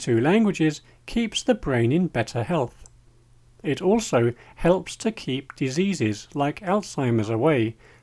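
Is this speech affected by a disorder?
No.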